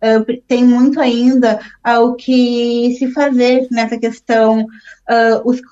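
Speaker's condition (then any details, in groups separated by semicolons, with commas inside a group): Down syndrome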